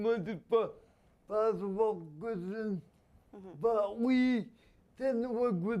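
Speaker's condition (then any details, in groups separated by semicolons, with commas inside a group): Spastic quadriplegia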